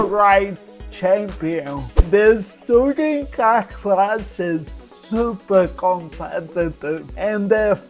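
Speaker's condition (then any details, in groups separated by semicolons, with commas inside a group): Cerebral palsy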